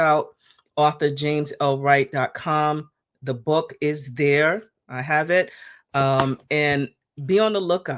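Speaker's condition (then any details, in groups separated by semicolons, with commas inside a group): No condition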